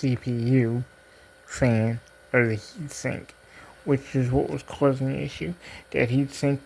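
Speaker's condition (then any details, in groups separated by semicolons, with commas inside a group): Cerebral palsy; diplegia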